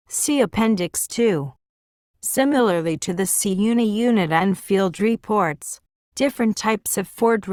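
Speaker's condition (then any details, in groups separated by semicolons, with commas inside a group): No condition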